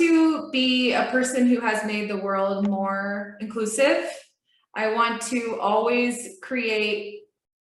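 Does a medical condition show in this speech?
No.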